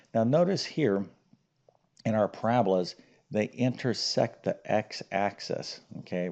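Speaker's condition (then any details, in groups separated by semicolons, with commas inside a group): No condition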